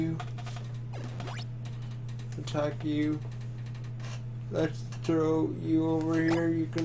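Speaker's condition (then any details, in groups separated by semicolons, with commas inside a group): Quadriplegic cerebral palsy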